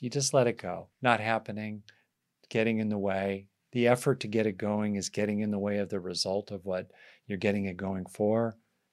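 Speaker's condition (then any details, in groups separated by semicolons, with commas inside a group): No condition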